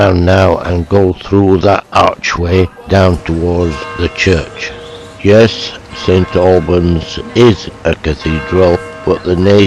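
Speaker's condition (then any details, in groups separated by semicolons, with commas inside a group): Motor neuron disease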